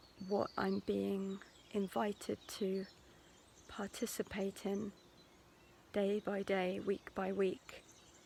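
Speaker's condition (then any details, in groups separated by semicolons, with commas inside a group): No condition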